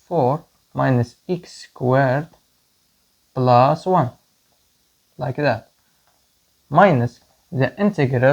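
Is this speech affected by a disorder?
No.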